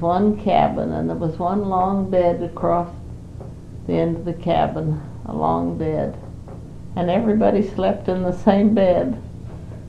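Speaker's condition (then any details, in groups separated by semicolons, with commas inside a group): Parkinson's; not very able to do much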